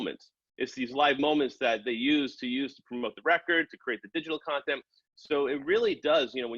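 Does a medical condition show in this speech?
No.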